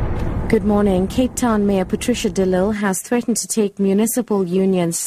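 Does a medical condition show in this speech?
No.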